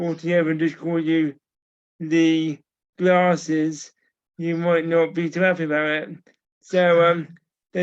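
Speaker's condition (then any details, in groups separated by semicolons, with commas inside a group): Cerebral palsy; from birth, uses wheelchair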